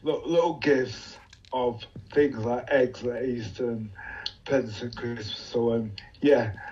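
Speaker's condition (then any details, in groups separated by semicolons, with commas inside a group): Motor neuron disease; first physiotherapist Amy Parkes, occupational therapist help with gadgetry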